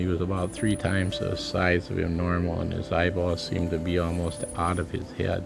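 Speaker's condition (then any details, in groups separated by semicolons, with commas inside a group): No condition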